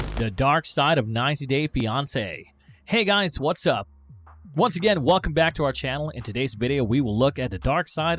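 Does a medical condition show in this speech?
No.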